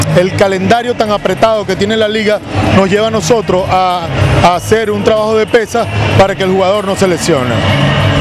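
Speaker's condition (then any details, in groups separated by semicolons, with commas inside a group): No condition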